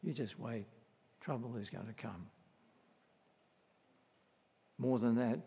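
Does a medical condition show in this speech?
Yes: Parkinson's disease; voice may crack.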